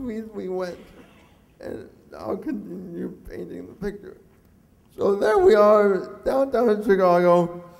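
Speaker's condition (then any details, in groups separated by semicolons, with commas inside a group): Cerebral palsy; mixed quadriplegic type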